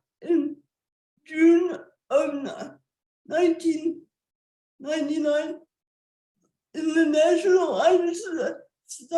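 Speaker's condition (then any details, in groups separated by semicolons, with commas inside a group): Cerebral palsy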